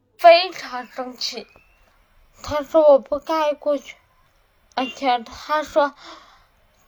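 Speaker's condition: Cerebellar atrophy, hereditary; cannot hold pen

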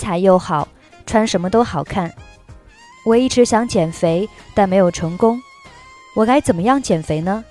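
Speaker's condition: No condition

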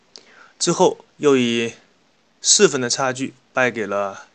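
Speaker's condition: No condition

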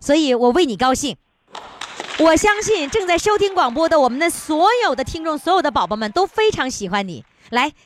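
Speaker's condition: No condition

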